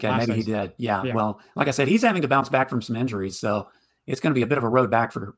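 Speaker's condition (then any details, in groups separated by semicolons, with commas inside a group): No condition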